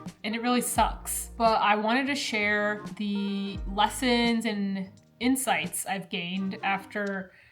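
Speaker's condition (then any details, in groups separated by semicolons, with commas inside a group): No condition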